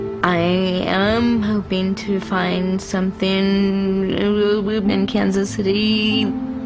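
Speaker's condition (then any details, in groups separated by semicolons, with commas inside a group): Cerebral palsy, severe; present from birth; uses marijuana, eases tension, helps speech; severe stutter, calmer less rushed speech after marijuana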